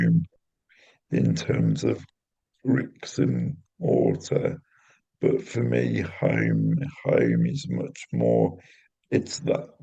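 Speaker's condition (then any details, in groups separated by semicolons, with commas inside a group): Cerebral palsy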